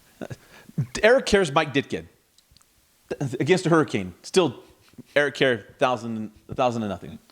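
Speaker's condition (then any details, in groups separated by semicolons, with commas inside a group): No condition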